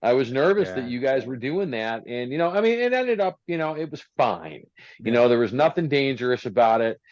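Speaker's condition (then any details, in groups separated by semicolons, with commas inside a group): No condition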